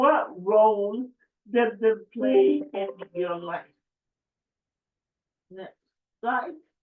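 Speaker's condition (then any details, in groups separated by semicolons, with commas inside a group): Cerebral palsy; affects speech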